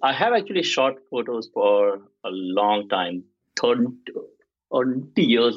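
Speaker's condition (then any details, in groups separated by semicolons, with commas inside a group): Stuttering; may block on some words, may repeat sounds; repeated sounds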